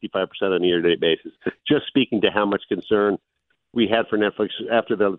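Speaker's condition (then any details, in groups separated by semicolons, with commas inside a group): No condition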